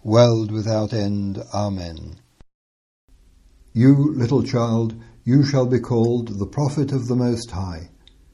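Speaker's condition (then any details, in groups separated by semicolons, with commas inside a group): No condition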